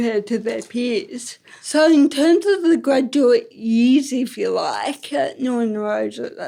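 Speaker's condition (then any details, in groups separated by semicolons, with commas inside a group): Ataxic cerebral palsy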